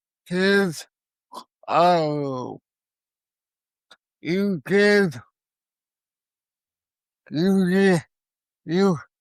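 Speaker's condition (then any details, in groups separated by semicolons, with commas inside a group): Cerebral palsy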